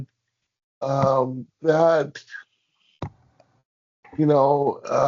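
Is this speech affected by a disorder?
Yes: cerebral palsy; hamstring releases.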